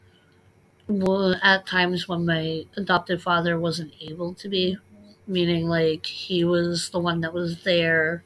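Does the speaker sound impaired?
Yes: cleft lip and palate; congenital unilateral cleft lip, palate split down middle, many childhood surgeries, left nostril blocked by cartilage; nasal air restriction, no airflow through left nostril; childhood speech impediment, slow speech development, audible heavy breathing or wheezing heard over words.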